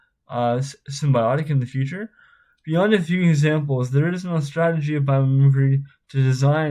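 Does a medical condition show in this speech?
Yes: spastic cerebral palsy.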